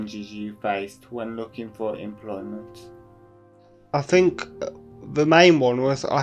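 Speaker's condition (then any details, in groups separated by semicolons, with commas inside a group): Quadriplegic cerebral palsy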